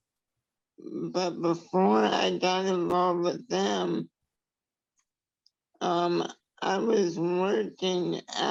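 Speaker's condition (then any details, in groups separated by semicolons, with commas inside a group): Traumatic brain injury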